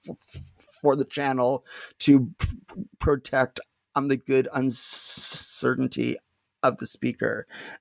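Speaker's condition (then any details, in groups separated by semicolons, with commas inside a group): Stuttering; not stuttering much during this interview; prolonged sounds, blocks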